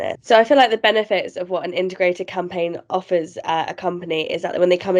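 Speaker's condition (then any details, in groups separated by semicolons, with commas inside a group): No condition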